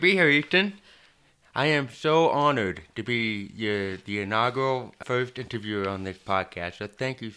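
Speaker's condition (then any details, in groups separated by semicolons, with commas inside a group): Deafness; severe hearing loss from birth, deaf and hard of hearing, no sound for first 2 years; 12 years of intense speech therapy, had to learn how to talk, holds normal dialogue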